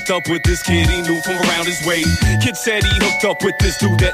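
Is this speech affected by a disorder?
No.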